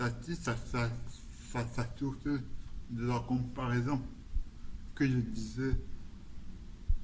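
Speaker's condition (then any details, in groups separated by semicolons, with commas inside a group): Cerebral palsy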